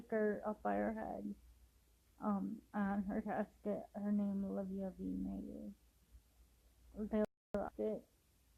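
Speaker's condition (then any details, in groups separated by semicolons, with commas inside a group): Cerebral palsy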